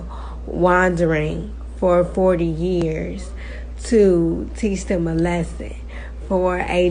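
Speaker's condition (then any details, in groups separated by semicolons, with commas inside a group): Cerebral palsy, spastic; now talking and breathing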